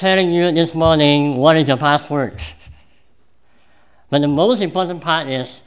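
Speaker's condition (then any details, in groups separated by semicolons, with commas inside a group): Cleft palate; congenital cleft palate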